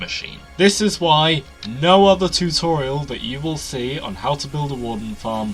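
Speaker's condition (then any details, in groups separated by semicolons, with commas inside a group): No condition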